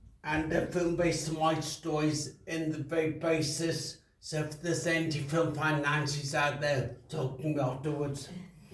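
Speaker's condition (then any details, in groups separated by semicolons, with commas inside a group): Traumatic brain injury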